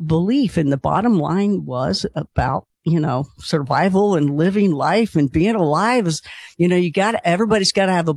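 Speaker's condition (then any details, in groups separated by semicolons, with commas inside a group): No condition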